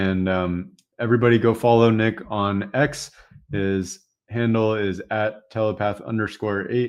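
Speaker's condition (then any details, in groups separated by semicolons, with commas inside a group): No condition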